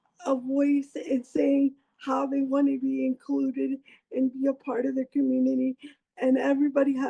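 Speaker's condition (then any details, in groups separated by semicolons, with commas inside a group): Cerebral palsy; lifelong, childhood surgeries; uses wheelchair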